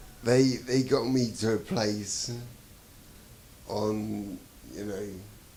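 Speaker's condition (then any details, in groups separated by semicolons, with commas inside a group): Traumatic brain injury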